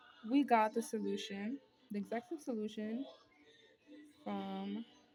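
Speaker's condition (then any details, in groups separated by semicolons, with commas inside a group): No condition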